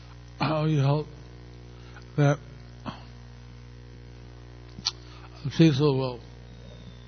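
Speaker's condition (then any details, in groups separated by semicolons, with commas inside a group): Stroke; speaking not easy, unsure listeners understand, engages helper Jantai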